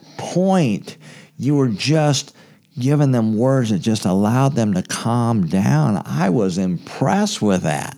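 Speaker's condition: Cleft palate; congenital, very severe

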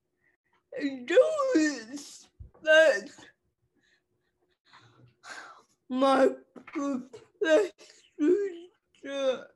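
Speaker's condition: Cerebral palsy; cerebral palsy since childhood

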